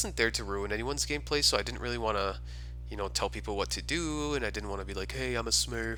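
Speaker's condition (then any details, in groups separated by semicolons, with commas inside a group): No condition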